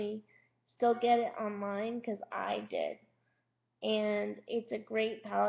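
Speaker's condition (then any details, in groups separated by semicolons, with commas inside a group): Cerebral palsy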